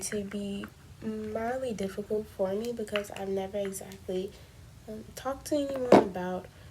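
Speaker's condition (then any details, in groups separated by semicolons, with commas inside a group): No condition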